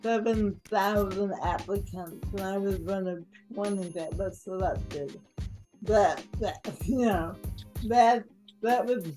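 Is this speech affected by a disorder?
Yes: cerebral palsy; mild.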